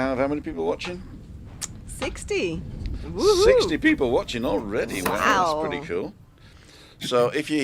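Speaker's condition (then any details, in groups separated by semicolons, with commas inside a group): No condition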